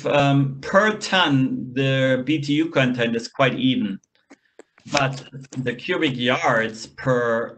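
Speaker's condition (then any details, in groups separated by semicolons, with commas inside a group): No condition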